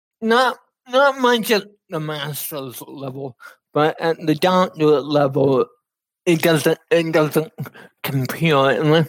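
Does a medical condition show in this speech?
Yes: cerebral palsy; cerebral palsy from lack of oxygen at birth, affects fine motor skills and walking; speech affected, uses Dragon NaturallySpeaking voice activated computer software.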